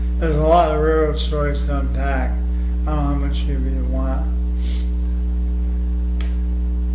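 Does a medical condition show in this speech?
Yes: ALS; low energy, near loss of all speech; short of breath while talking, needs breaks, voice softens with fatigue.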